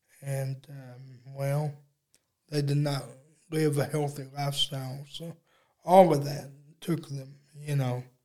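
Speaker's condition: Cerebral palsy; uses electric wheelchair

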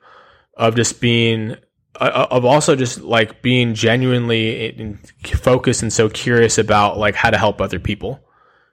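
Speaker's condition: Stutter; lifelong stutter, speech therapy tried without success, first seminar at 19 changed beliefs about speech; repeated sounds

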